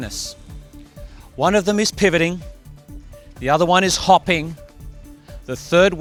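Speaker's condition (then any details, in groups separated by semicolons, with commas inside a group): No condition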